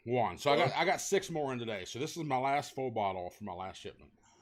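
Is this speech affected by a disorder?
No.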